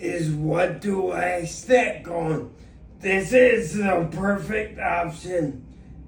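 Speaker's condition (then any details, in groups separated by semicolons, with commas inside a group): Ataxia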